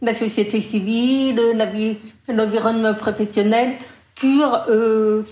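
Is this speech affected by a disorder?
Yes: deaf from birth, congenital; never heard own voice, told would never speak; 20 years of parrot-like training to speak, now understood in public, voice may sound unusual.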